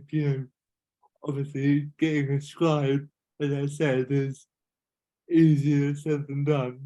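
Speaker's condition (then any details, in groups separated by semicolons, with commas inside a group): Cerebral palsy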